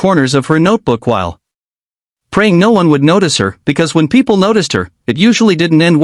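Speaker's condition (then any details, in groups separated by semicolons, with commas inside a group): No condition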